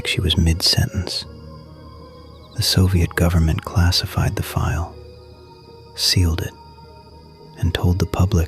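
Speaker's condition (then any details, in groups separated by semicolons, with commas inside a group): No condition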